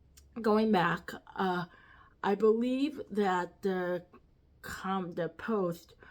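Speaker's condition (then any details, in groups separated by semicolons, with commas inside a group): Quadriplegic cerebral palsy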